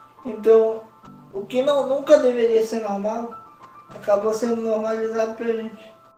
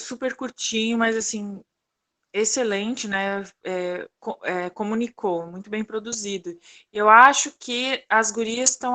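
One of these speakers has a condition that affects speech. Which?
The first: quadriplegic cerebral palsy.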